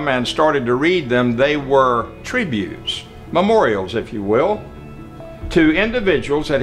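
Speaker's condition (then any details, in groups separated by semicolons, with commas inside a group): No condition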